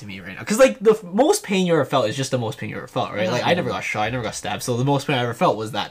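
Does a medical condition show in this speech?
No.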